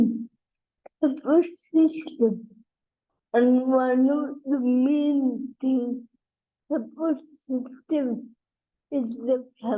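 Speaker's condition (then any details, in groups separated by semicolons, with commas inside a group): Cerebral palsy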